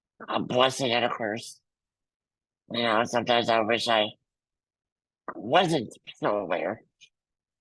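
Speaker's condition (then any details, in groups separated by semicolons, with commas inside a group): Muscular dystrophy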